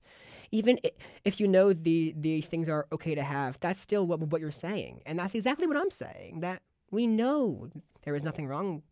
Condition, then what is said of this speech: Stuttering. It means all that I bring to this world, through my stuttering voice and my anxious mind.